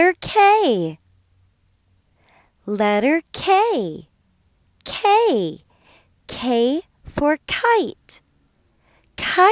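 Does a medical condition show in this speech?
No.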